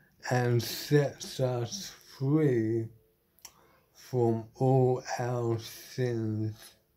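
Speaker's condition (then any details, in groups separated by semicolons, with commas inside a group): Motor neuron disease; terminal; body failing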